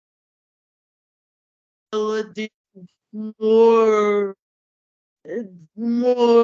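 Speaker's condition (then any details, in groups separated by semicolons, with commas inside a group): Cerebral palsy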